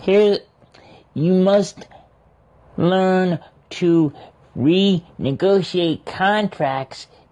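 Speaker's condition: Cerebral palsy; legal blindness

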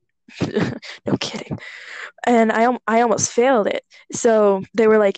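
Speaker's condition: No condition

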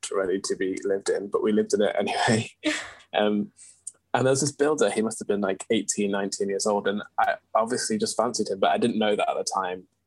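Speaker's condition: No condition

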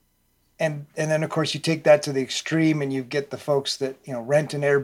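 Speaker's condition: No condition

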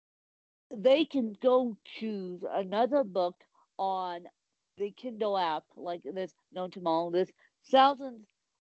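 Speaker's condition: Cerebral palsy; brain bleed day after diagnosis

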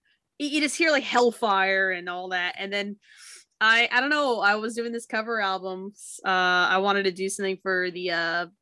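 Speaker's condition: No condition

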